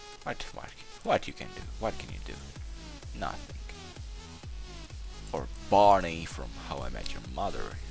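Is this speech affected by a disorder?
No.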